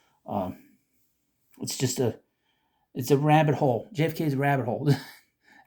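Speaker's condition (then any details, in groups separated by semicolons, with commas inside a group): No condition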